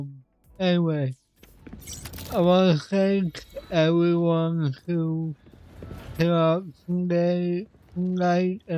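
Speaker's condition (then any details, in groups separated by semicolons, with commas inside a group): Cerebral palsy; affects voice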